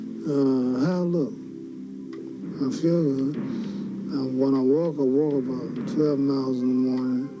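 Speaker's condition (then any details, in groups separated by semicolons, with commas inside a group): Parkinson's syndrome; no weakness, no tremor, mild; sometimes slurred speech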